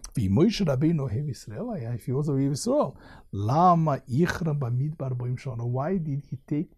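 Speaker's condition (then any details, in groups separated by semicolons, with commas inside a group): No condition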